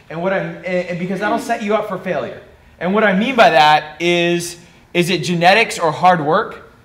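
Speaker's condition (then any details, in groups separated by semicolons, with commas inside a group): No condition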